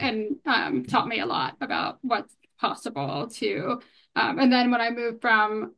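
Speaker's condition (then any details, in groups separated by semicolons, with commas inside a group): Hearing loss, bilateral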